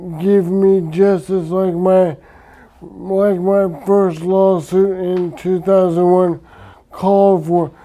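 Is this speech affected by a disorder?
Yes: traumatic brain injury; speech affected.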